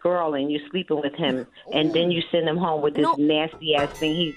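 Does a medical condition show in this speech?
No.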